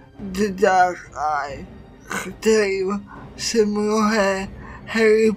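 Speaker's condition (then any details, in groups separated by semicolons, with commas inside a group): Cerebral palsy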